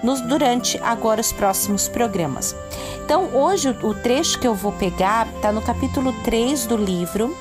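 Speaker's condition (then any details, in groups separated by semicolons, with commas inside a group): No condition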